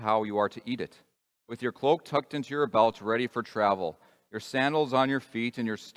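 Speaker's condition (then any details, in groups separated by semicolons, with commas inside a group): No condition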